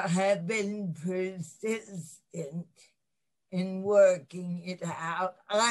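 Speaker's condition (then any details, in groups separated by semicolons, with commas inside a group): Cerebral palsy; lifelong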